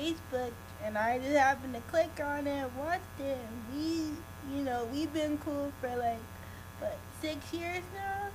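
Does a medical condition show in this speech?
Yes: cerebral palsy.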